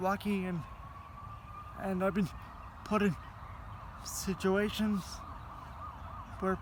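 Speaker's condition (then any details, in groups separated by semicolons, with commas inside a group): Cerebral palsy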